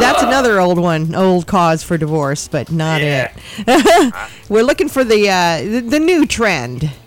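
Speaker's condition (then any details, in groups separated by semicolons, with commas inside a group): No condition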